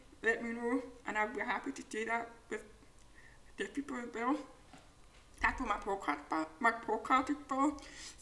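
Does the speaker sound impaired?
Yes: profound deafness; cochlear implant two years ago, now hears many previously unheard sounds.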